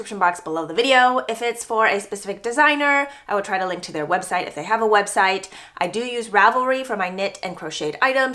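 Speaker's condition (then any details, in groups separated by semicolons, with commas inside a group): No condition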